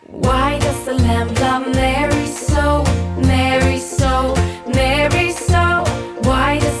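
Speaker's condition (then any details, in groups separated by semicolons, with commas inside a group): No condition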